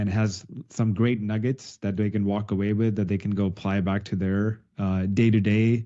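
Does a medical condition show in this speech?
No.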